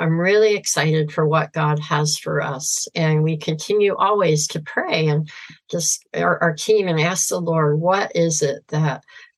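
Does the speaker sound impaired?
Yes: severe cleft palate, cleft lip and palate.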